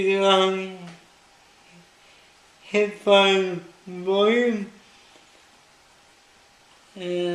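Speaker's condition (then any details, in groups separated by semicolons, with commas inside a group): Cerebral palsy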